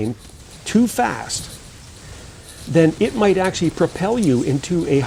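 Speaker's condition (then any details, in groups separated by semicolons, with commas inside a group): No condition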